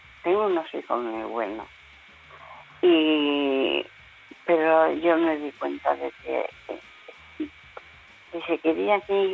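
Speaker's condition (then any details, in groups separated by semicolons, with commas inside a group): Parkinson's disease; lives in care home, forgets names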